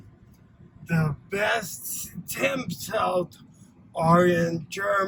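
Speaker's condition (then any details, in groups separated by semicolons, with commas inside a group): Ataxia; acquired form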